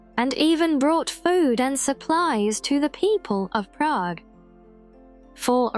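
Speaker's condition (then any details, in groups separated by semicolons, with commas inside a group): No condition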